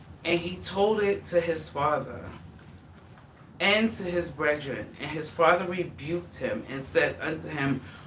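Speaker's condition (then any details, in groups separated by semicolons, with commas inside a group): No condition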